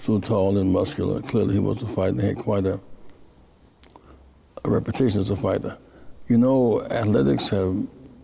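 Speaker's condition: Parkinson's disease; first noticed through falls while walking, diagnosed by specialist, severe difficulty rising from chair, ignored about a year; speech therapy

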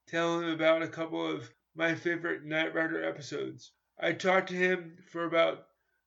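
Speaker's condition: Cerebral palsy; spastic type

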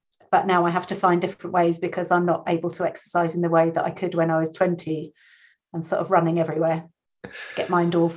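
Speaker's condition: No condition

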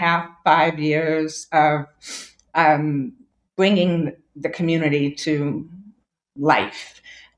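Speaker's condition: Deafness; hearing aids

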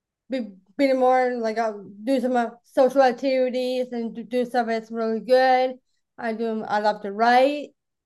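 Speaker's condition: Down syndrome; may be a little hard to understand, mother helps a little, host understood nearly everything, host once asked for a repeat

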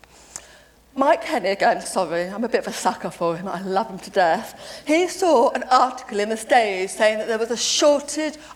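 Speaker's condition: Deafness; deaf since age seven

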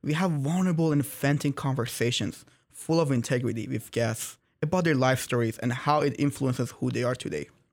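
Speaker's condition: No condition

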